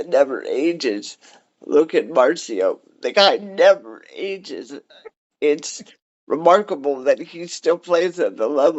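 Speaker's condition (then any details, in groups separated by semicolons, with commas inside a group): Cerebral palsy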